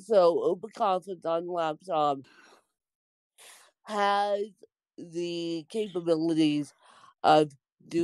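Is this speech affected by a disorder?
Yes: cerebral palsy, mixed, moderate.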